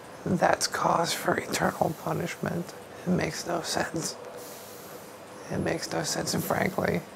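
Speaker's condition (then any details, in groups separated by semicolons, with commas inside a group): ALS; young man, hospital bed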